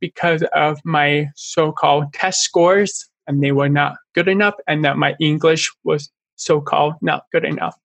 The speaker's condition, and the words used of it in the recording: Deafness. So I always tell people that art is my first language because I struggle with speaking, because being born deaf, I didn't learn sign language until I was older.